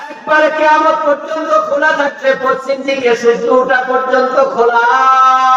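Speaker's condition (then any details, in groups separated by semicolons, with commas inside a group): No condition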